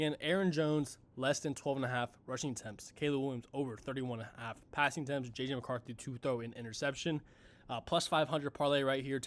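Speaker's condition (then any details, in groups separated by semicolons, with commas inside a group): No condition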